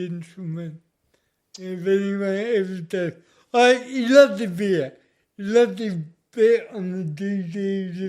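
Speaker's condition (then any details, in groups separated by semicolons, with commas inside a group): Cerebral palsy; speech noticeably affected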